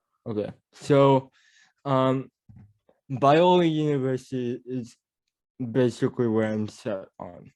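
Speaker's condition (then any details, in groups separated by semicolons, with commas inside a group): Cerebral palsy; caused by birth trauma, spinal damage; mild speech impediment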